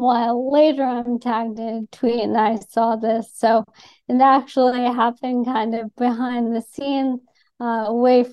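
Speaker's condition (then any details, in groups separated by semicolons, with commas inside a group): ALS; noticeable on podcasts and shows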